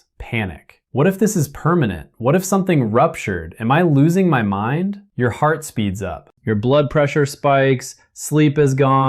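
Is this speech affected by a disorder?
No.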